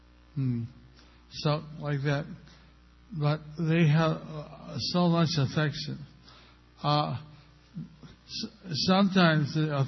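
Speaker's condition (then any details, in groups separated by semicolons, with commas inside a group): Stroke with facial paralysis; part of face paralyzed; hard to speak clearly due to facial paralysis, may be hard to understand, speeds up when excited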